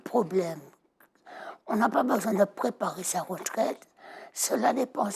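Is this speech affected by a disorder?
Yes: total laryngectomy; laryngectomy after earlier illness; voice audibly altered.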